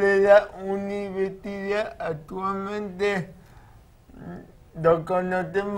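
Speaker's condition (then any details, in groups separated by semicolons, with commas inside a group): Cerebral palsy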